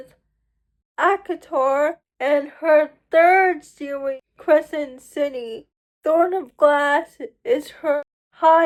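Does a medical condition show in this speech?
Yes: cerebral palsy; uses wheelchair.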